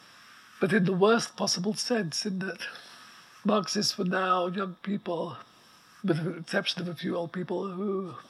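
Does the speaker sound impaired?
Yes: ALS; progressive neuromuscular illness, paralyzed from neck down, effectively quadriplegic; breathes with respirator apparatus, diagnosed about two years earlier, writes through dictation; voice still working perfectly well, breathing apparatus audible in background.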